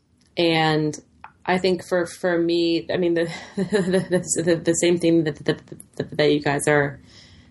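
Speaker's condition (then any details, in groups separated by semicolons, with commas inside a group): Stuttering; therapy over past 3 years: fluency shaping, stuttering modification, voluntary stuttering, subway talks with strangers; desensitization through stuttering community, meeting people who stutter, openly disclosing stuttering, no voluntary stuttering used; not trying not to stutter, some situations hard and challenging; repeated sounds, repeated words, prolonged sounds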